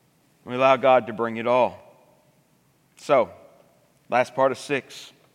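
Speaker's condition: No condition

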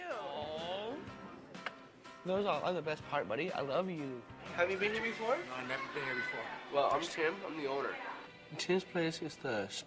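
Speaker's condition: Down syndrome; diagnosed disability

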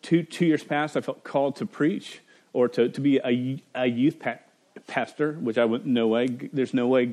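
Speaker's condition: Stutter; stutter since age five, persisting through adulthood; at times blocks and cannot say own name; repeated sounds

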